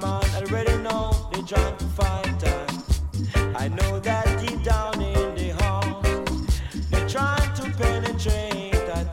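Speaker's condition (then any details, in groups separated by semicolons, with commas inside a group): No condition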